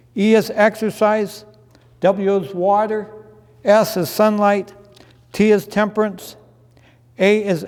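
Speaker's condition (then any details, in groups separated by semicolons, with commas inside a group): No condition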